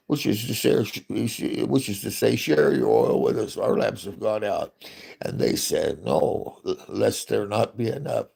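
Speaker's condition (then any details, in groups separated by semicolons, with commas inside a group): Parkinson's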